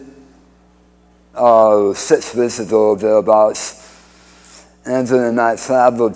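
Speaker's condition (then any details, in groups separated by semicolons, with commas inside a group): Speech impediment after cancer surgery; failed immunotherapy at Dana-Farber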